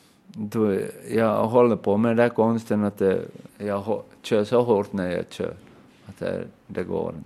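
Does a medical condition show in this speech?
Yes: aphasia after brain injury; hit by car at age seven, no diagnosis given, right hand difficulty, memory gaps; word-finding difficulty, circumlocution, could not speak at first after injury.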